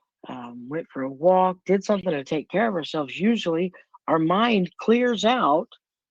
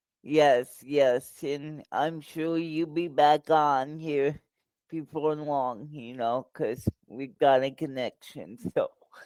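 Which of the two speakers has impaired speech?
The second: cerebral palsy.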